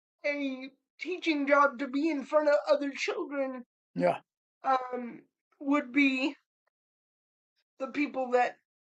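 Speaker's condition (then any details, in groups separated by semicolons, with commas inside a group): Cerebral palsy; spastic cerebral palsy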